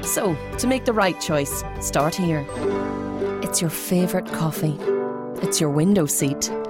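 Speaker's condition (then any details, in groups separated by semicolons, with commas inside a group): No condition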